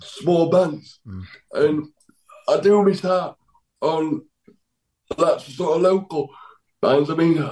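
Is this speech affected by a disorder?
Yes: cerebral palsy; power chair.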